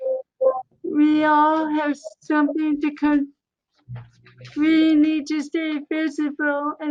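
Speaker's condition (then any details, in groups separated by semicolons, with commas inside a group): Cerebral palsy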